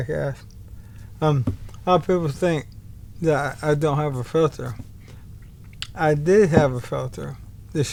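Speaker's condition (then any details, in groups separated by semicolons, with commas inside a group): ALS; bulbar-upper onset, tongue, arms, chest, spreading to diaphragm; confirmed, pulmonary specialist, only half a breath; speech degraded, barely able to talk, half-breath capacity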